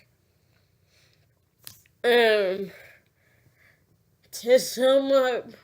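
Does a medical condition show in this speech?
Yes: cerebral palsy.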